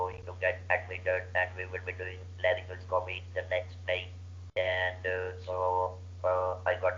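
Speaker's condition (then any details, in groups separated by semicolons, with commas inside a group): Laryngeal cancer surgery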